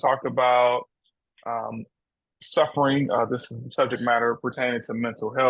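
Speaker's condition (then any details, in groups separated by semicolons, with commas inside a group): No condition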